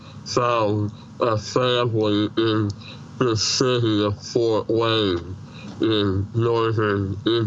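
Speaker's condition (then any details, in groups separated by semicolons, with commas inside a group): Treacher Collins syndrome, severe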